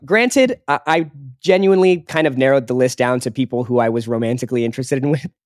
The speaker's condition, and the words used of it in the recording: No condition.